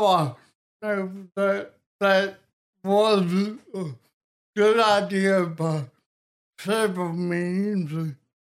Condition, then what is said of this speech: Cerebral palsy. And I didn't know I had a speech impediment until I was 12 years old.